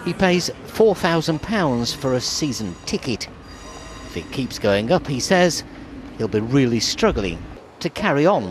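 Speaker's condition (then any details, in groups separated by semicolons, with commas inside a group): No condition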